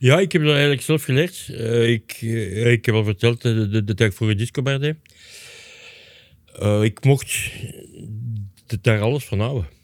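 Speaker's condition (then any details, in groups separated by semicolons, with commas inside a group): Stuttering; stutter since youth, returned after electric shock from stripping live cable, resuscitated, large part of tongue missing; publicly known, occasionally a hindrance, tongue loss causing few complaints, reading aloud stopped at entrance exam; repeated words, blocks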